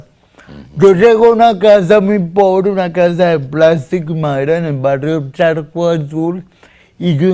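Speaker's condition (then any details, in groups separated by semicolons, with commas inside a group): Cerebral palsy; difficulty speaking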